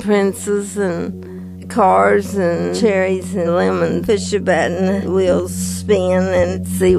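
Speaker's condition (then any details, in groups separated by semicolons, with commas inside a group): Parkinson's disease; diagnosed early 50s, ropinirole increased over 7-8 years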